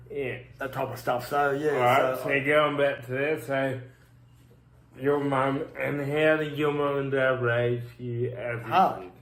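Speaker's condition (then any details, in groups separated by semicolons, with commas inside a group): Cerebral palsy; from birth, tight muscles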